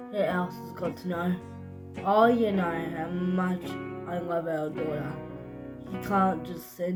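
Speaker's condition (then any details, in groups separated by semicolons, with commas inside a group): Cerebral palsy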